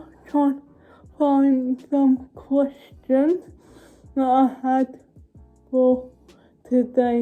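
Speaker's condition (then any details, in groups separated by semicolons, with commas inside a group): Cerebral palsy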